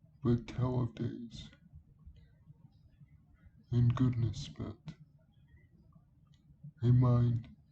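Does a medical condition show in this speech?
Yes: cerebral palsy; speaks relatively well.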